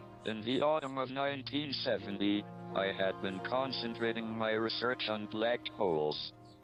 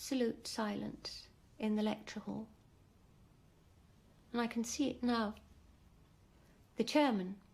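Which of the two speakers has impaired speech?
The first: amyotrophic lateral sclerosis; onset about age 20, tracheotomy, ventilator, uses wheelchair; about five decades since diagnosis, ventilator dependent, fully reliant on others; cannot talk, computer voice via facial muscle, very slow, speaking through a speech-generating device.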